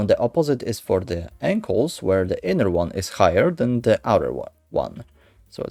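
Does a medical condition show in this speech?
No.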